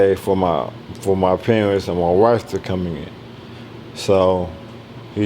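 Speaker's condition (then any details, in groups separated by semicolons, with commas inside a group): ALS; diagnosed at 27, about 4 years, cannot walk or eat independently; speech progressively lost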